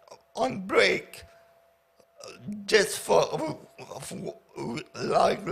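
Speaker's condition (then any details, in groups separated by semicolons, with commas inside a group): Paraplegia with essential tremor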